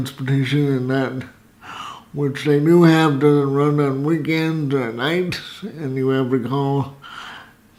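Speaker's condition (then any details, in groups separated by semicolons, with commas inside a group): Cerebral palsy, severe; spastic type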